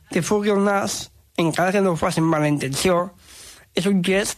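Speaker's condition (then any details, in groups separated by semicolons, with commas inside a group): Down syndrome; expresses himself in own way and own words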